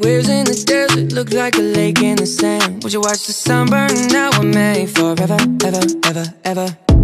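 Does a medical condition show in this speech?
No.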